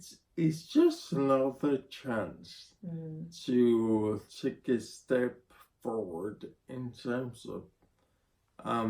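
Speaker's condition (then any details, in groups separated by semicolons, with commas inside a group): Spinocerebellar ataxia (sca7); needs help typing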